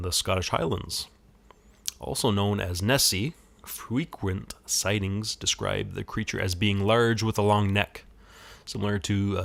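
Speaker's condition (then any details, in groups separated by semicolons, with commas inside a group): No condition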